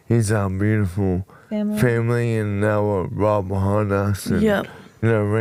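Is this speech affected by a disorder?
Yes: motor neurone disease; shoulder onset.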